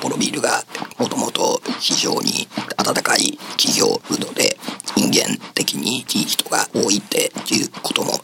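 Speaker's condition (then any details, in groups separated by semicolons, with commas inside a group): Laryngectomy, esophageal speech; voice lost with larynx removal, single words came after a while, improves with practice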